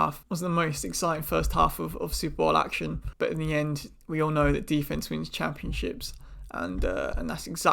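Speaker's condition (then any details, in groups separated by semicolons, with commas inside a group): No condition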